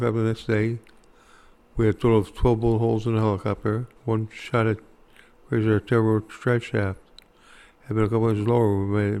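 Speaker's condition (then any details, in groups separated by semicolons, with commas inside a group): Parkinson's disease; hard time talking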